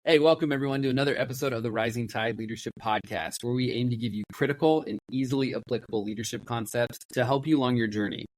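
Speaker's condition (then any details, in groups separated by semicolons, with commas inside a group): No condition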